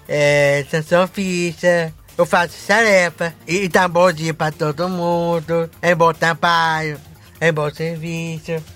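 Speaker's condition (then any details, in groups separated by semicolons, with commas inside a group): Down syndrome; young man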